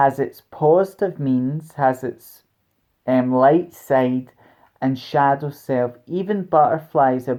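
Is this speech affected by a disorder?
No.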